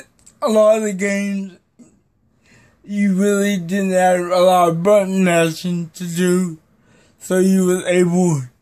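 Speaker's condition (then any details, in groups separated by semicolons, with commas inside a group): Cerebral palsy; may be hard to understand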